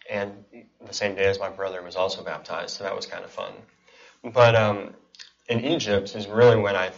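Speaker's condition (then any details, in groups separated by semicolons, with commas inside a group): Cleft palate and cleft lip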